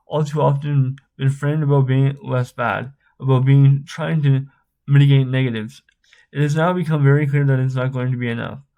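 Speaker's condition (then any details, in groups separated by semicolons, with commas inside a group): Spastic cerebral palsy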